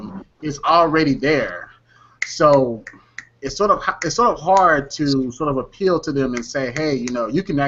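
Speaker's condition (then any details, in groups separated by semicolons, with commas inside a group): No condition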